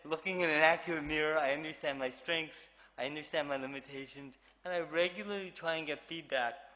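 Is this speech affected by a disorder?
Yes: cerebral palsy; affects movement and speech.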